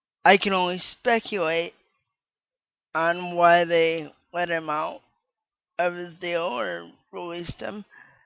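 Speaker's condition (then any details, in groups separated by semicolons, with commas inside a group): Cerebral palsy; wheelchair bound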